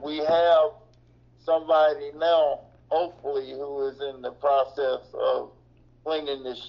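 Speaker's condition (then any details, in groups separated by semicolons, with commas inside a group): Cerebral palsy; mobility affected, previously off feet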